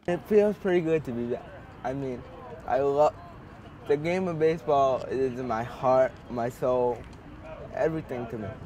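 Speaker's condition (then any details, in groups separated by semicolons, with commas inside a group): Cerebral palsy; present from birth, affects movement, wheelchair most of life; recovering from right leg surgery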